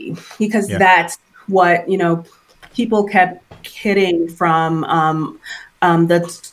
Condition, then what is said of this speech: Stuttering. So I am a person who stutters, and I think I began stuttering at the age around like 3 or 4